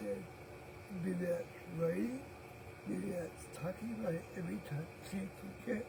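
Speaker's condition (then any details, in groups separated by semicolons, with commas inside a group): Cerebral palsy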